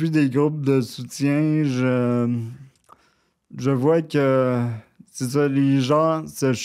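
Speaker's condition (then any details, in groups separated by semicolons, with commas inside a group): Cerebral palsy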